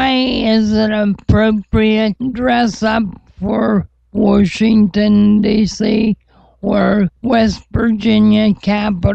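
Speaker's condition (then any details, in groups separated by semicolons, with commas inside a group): Cerebral palsy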